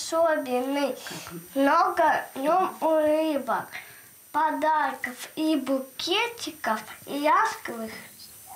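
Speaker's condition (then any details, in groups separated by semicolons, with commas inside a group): Cerebral palsy; hemiparetic, right arm and leg affected; age six, walks, high right limb tone; difficulty with some sounds, in speech treatment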